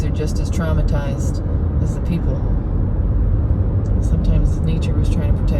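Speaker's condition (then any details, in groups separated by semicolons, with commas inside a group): No condition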